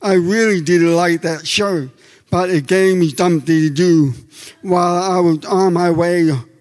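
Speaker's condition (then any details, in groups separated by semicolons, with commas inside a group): Deafness; comfortable speaking and using own voice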